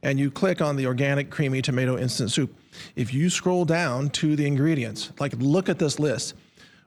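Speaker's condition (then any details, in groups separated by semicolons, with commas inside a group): No condition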